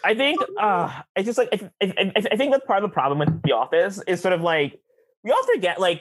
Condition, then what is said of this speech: Stuttering. So it's just like when I get excited, I start stuttering